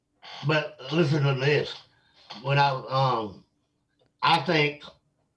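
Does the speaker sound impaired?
Yes: mosaic Down syndrome; from birth, mosaic type identified about age 18, considered high functioning; age 56.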